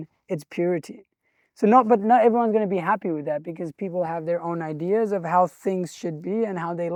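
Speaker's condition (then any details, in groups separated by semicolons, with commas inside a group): No condition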